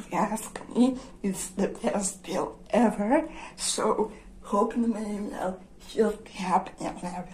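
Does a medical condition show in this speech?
Yes: generalized dystonia.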